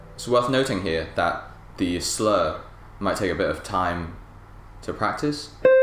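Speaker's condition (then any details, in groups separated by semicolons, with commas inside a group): No condition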